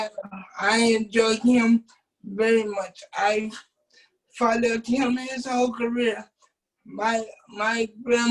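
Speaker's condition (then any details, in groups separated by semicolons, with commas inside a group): Cerebral palsy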